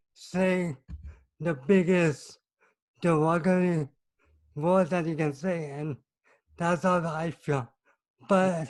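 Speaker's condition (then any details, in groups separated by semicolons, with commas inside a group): Cerebral palsy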